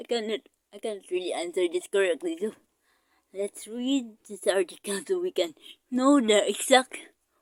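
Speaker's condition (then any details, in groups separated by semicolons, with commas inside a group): Cerebral palsy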